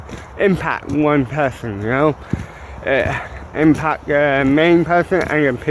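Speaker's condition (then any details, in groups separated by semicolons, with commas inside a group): Cerebral palsy; mild, ataxic type, affects balance, coordination, mouth muscles; speech impediment, lips cannot form some letters, formerly barely intelligible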